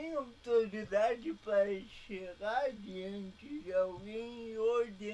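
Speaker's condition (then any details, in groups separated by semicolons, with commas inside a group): Paralysis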